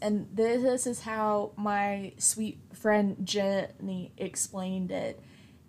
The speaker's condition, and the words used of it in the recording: Stuttering. And so most times my thoughts, when I speak, when I say them out loud, they don't make sense.